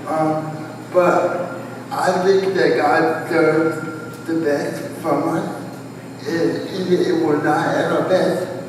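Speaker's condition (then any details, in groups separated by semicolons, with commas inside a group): Cerebral palsy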